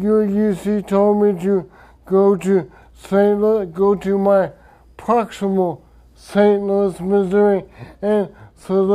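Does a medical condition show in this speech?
Yes: traumatic brain injury; speech affected.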